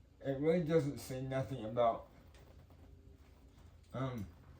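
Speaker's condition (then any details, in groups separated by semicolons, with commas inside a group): Cerebral palsy; tends to mess up words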